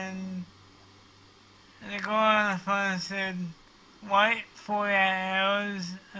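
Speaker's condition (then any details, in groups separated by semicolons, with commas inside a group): Cerebral palsy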